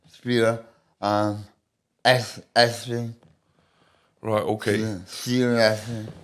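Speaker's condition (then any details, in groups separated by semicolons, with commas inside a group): Medication-induced speech impediment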